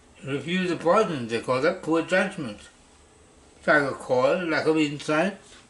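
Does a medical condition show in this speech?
Yes: Parkinson's disease; idiopathic per hospital.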